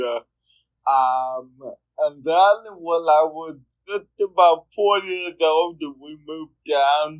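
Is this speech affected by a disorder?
Yes: cerebral palsy; speech therapy in childhood.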